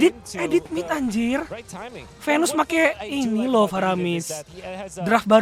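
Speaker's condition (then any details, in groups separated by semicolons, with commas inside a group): No condition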